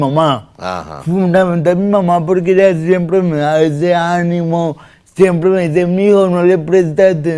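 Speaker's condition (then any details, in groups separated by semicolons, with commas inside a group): Cerebral palsy; difficulty speaking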